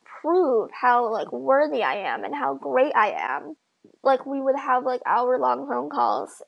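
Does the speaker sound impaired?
Yes: bilateral cleft lip and palate; nose and palate.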